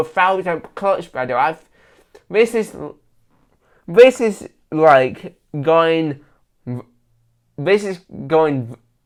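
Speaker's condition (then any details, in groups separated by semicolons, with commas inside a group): Cerebral palsy with stammer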